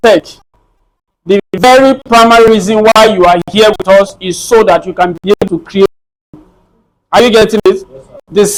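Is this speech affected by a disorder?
No.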